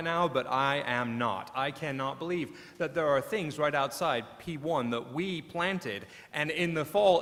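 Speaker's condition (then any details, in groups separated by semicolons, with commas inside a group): No condition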